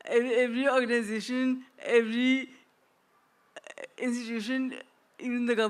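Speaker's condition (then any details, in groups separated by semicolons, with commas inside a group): Traumatic brain injury; accident; speech fully slurred early, much improved now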